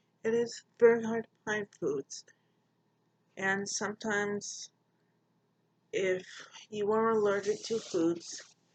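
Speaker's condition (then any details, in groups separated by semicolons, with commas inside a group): Cerebral palsy; poor balance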